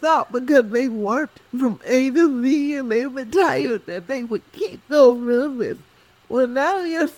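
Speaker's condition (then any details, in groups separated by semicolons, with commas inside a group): Cerebral palsy; speech affected, employers reluctant to hire because of speech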